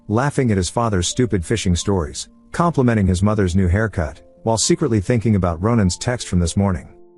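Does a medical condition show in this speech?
No.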